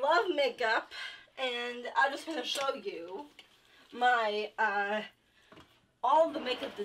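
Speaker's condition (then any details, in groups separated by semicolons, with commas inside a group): Down syndrome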